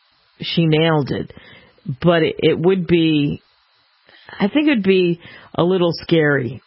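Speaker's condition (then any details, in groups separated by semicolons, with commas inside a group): No condition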